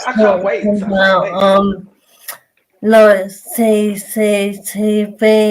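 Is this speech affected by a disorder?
Yes: motor neurone disease.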